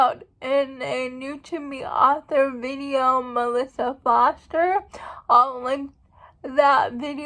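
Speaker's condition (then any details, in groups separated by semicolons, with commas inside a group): Cerebral palsy; uses wheelchair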